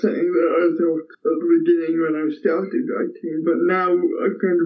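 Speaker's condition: Cerebral palsy; affects walking and balance

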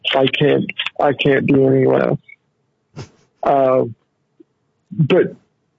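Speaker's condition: Cerebral palsy; constant staggering walk

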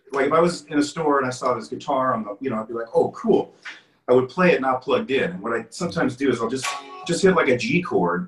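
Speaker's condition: No condition

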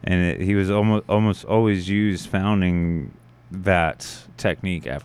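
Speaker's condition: No condition

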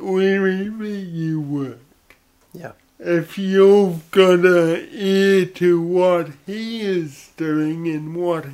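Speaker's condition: Cerebral palsy; brain damage at or around birth, affects coordination and muscle control of whole body; odd sort of voice

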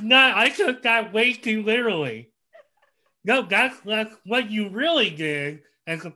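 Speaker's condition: Cleft lip and palate; congenital

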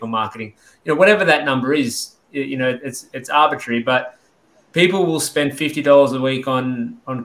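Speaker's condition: No condition

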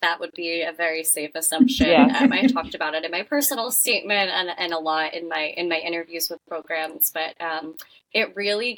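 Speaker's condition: Pierre Robin syndrome with cleft palate, Pierre Robin sequence; congenital isolated, small jaw displacing tongue, surgery at 10 months, Children's Hospital of Philadelphia; about 25 years old, some hearing issues, audiologist monitoring, palate extension proposed for air escape; hypernasality when speaking

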